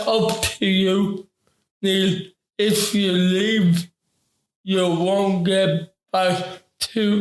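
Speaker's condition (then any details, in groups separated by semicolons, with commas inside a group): Ataxic cerebral palsy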